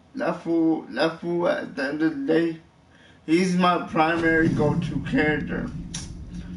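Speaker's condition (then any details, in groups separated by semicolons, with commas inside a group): Cerebral palsy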